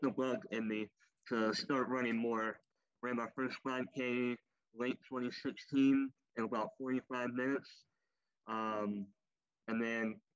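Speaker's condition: Cleft lip and palate, popliteal pterygium syndrome

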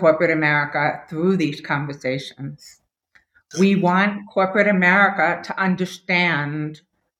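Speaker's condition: Deafness; congenital moderate-severe hearing loss, diagnosed as toddler, hearing aids, lip reading, Esteem implant plus cochlear implant; two cochlear implants after Esteem battery died at 10 years, permanently deaf without them

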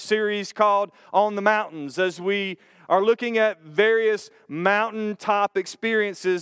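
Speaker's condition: No condition

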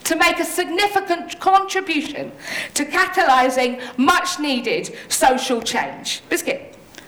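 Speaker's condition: Tourette syndrome; neurological, uncontrollable movements and noises called tics, several daily seizure-like ticking fits, support worker helps; frequent vocal tics throughout talk, 'hedgehog', unplanned phrases; vocal tics interrupt speech, involuntary words and phrases, ticking fits cause complete loss of speech control

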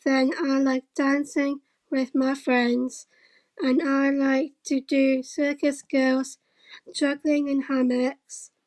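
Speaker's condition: Down syndrome; since infancy, hole in heart, heart surgery at nine months, wires for heart; adult, living independently for six years with a little support

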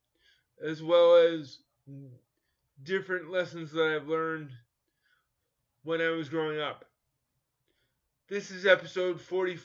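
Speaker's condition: Cerebral palsy; coordination issues, uses crutches; ongoing physical therapy, personal training

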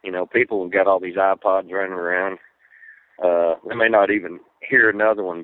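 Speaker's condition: No condition

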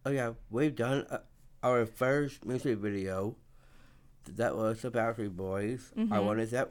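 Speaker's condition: Down syndrome; present from birth

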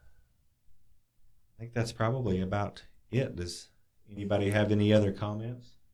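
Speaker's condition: No condition

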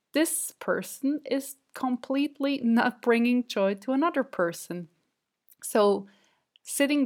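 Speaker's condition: No condition

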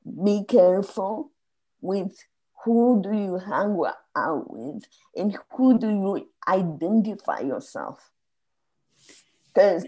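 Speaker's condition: Spasmodic dysphonia; could not speak at all for 2-3 years

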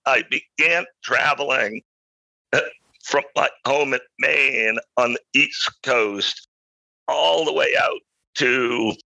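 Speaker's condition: Spasmodic dysphonia; understood by listeners

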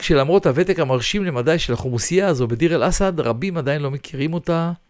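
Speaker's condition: No condition

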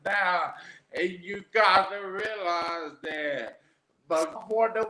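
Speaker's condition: Aphasia after stroke; about 13 years since stroke

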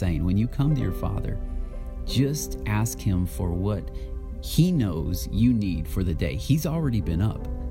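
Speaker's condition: No condition

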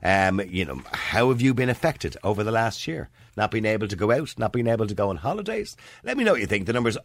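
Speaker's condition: No condition

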